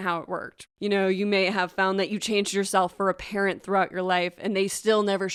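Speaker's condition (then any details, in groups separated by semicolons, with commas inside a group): No condition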